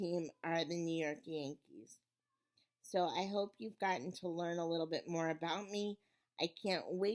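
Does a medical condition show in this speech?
Yes: cerebral palsy; wheelchair user.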